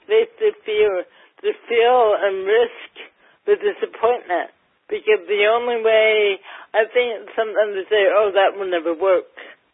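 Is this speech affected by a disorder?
Yes: cerebral palsy, mild; mildly affects speech.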